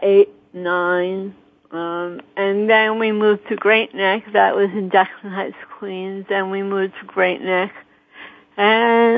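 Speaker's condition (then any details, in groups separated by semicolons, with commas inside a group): Cerebral palsy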